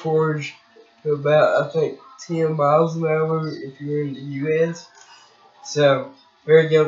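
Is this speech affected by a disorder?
Yes: cerebral palsy.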